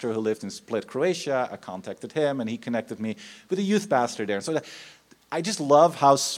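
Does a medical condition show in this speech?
No.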